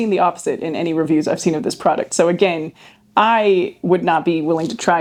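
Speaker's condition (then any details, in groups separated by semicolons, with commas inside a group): No condition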